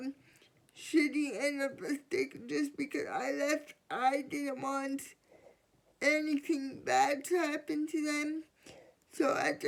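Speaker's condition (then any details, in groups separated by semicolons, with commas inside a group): Cerebral palsy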